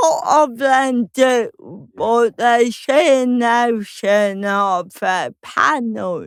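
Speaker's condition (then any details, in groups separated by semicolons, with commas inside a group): Cerebral palsy; slow speech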